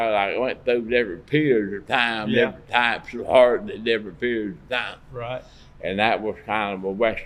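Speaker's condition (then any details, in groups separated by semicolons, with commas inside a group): Parkinson's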